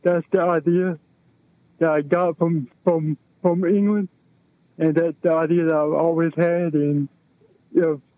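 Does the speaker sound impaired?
Yes: cerebral palsy; affects movement, balance and posture.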